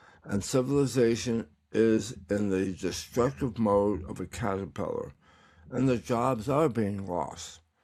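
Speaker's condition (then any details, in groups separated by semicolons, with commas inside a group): Tongue cancer; partial tongue removal, tongue paralyzed by tumor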